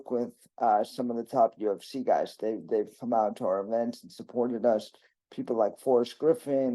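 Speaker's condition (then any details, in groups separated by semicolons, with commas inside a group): Cerebral palsy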